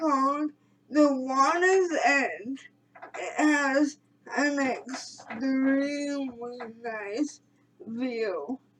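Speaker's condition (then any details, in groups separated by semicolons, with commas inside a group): Cerebral palsy; premature birth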